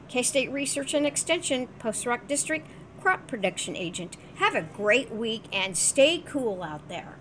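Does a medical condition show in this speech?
No.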